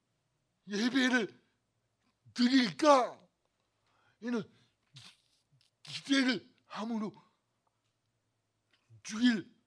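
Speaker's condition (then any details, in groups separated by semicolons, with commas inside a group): Cerebral palsy; two surgeries upcoming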